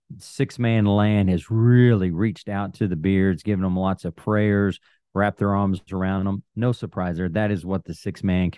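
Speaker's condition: No condition

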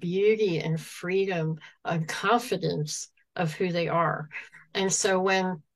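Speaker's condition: Cleft palate, cleft lip and palate, no nose, severe

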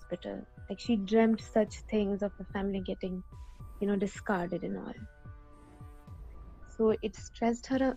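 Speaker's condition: No condition

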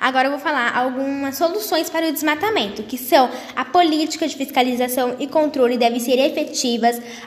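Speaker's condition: No condition

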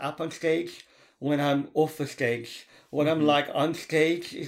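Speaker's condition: Cleft palate (Pierre Robin syndrome), severe; still affected by cleft palate, yearly operations until 18, operations every 3-4 years since

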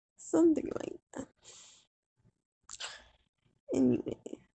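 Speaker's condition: Cerebral palsy; wheelchair user

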